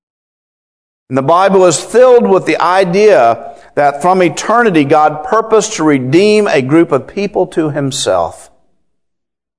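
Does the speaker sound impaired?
No.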